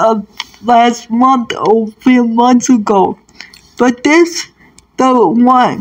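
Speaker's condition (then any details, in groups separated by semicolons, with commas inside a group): Cerebral palsy; present from birth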